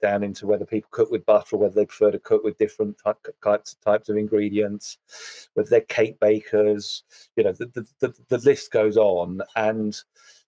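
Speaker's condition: No condition

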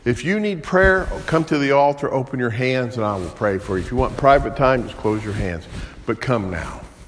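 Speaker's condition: No condition

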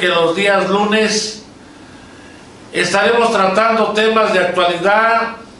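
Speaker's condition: No condition

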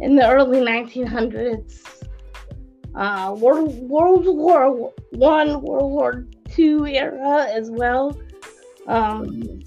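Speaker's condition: Cerebral palsy; quadriplegic

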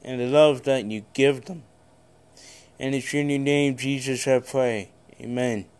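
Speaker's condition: Cerebral palsy; no known medical cause

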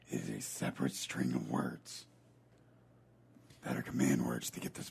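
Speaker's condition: Paralyzed vocal cord; Non-Hodgkin lymphoma behind tonsil, tonsil removed, few months of chemotherapy; voice changed by paralyzed vocal cord, says sounds like Batman

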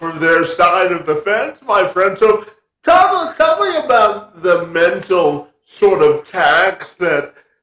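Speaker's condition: Spastic quadriplegia cerebral palsy; lifelong

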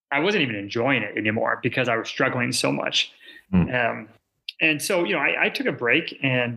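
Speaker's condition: No condition

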